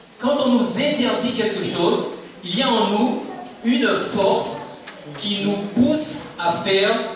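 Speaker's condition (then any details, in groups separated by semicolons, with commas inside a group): No condition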